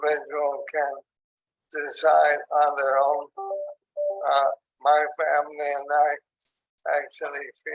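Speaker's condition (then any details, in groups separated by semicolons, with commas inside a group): ALS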